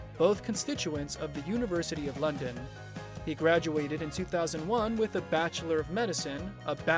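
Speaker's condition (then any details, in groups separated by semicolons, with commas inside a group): No condition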